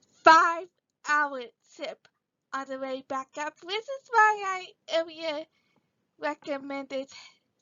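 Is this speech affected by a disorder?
Yes: cerebral palsy.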